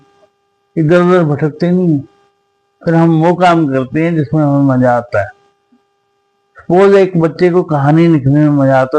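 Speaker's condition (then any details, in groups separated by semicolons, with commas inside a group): Cerebral palsy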